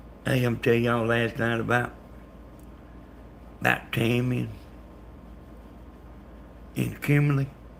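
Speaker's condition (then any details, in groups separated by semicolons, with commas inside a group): Brain bleed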